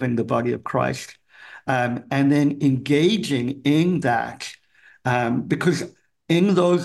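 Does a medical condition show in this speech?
Yes: cleft palate; severe speech impediment as a kid, cleft palate impacts ability to speak.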